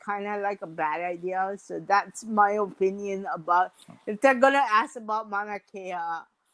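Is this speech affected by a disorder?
Yes: mild cerebral palsy.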